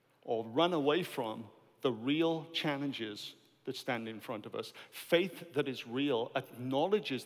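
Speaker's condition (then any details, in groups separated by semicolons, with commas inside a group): No condition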